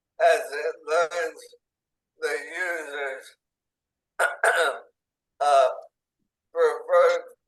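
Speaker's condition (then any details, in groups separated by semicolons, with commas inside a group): ALS, speech-generating device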